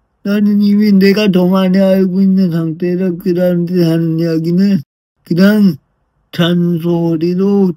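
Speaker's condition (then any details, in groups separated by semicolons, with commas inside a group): Brain lesion disability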